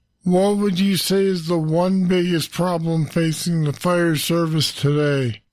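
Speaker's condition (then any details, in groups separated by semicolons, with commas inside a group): Parkinson's disease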